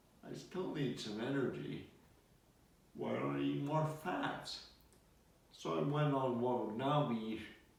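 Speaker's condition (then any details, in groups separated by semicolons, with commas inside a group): Multiple sclerosis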